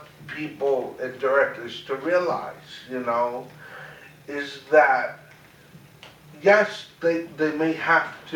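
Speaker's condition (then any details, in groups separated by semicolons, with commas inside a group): Cerebral palsy, mild; mainly affects speech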